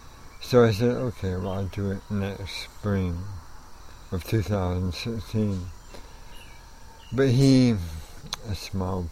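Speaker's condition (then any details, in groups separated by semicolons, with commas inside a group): Amyotrophic lateral sclerosis; onset just over a year ago, trouble forming guitar chords with left hand, left arm most affected; diagnosed by neurologist, first thought nerve compression from cycling, still cycling long distances; voice already affected, formerly soft-spoken with quiet voice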